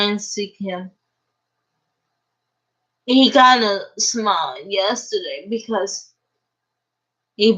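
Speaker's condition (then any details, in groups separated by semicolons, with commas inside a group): Cerebral palsy; uses a wheelchair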